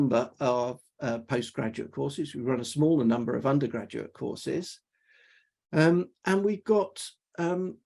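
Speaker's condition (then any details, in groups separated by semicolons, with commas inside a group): No condition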